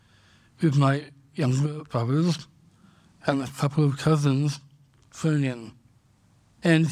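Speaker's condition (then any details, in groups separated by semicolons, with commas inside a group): Down syndrome; congenital, diagnosed at birth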